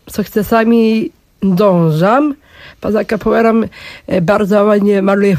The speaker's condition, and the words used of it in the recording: Down syndrome. Ja potrafię rozmawiać i zaczęło się od tego, że ja mówię.